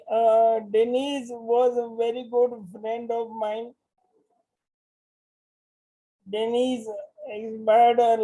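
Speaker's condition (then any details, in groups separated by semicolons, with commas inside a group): Motor neurone disease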